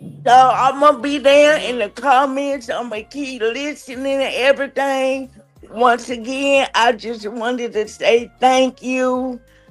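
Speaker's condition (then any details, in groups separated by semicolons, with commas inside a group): Cerebral palsy; recognized around age 3 or 4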